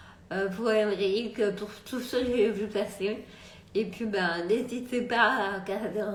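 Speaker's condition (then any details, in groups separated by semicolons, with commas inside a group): Multiple sclerosis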